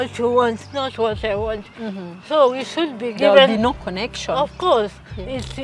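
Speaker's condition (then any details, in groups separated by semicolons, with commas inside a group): Cerebral palsy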